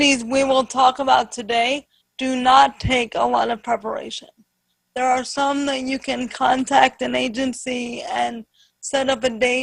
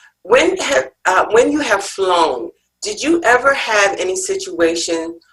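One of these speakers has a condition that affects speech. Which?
The first: spastic quadriplegic cerebral palsy.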